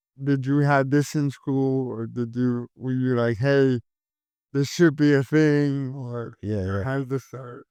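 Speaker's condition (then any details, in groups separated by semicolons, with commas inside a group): Cerebral palsy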